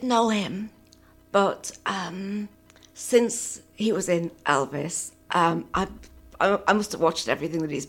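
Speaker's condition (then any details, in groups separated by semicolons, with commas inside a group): Dysphonia; muscle tension dysphonia with some tremor, progressive, thyroid partly removed 1992, suspected but unconfirmed cause; still worsening, specialist speech therapists at Withenshaw Hospital, botox injections worked only for a limited time; voice unreliable, gives out mid-conversation, pauses for breath, pushes on throat, slight tremor, hard to follow by phone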